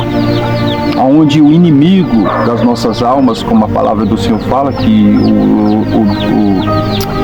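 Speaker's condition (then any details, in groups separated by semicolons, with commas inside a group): No condition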